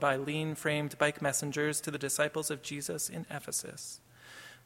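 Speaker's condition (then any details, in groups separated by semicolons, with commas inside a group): No condition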